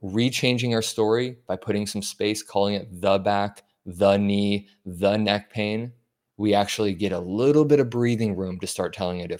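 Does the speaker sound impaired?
No.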